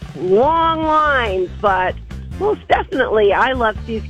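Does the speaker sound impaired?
No.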